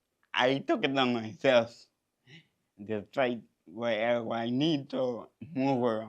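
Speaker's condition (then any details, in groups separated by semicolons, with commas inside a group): Cerebral palsy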